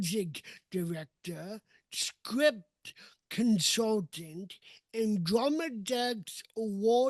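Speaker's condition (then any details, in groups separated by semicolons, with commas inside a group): Cerebral palsy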